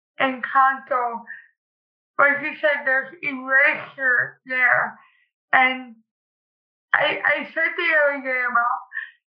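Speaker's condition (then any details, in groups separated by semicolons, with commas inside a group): Cerebral palsy; cerebral palsy since childhood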